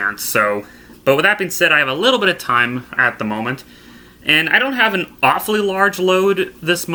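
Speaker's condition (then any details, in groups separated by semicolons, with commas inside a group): No condition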